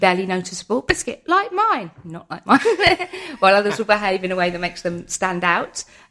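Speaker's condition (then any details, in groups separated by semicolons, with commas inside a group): Tourette's syndrome; frequent vocal tics interrupting speech, hedgehog, sausage, cats, occasional longer phrase tics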